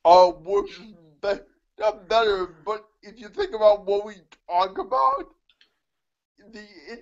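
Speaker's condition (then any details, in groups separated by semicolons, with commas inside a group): Cerebral palsy; mixed quadriplegia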